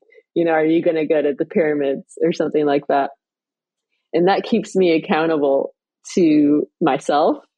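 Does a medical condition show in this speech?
No.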